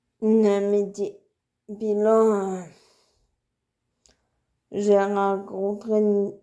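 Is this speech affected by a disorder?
Yes: cerebral palsy.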